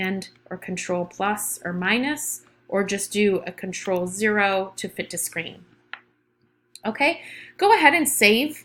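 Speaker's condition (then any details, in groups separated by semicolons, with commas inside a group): No condition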